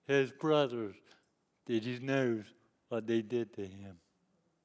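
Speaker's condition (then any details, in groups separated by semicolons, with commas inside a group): Cerebral palsy; lifelong disability since youth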